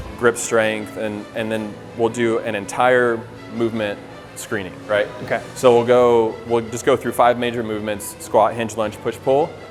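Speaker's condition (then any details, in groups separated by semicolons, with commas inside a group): No condition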